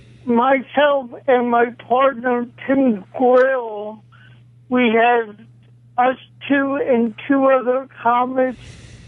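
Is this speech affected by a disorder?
Yes: cerebral palsy; causes shaking.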